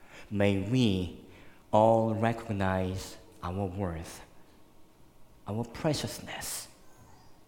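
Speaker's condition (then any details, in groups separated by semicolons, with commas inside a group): Cleft lip and palate, severe; born in Korea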